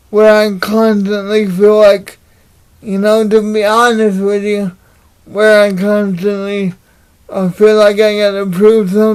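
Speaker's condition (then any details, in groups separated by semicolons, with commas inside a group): Cerebral palsy; unable to walk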